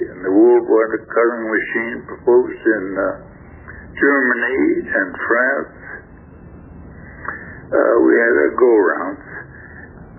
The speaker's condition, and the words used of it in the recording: Stroke. The last one affected my throat muscles, and I have a tough time talking.